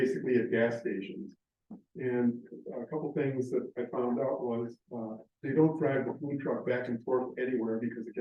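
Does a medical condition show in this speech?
No.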